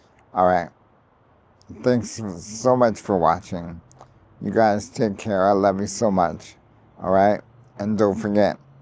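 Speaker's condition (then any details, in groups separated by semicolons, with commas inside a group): ALS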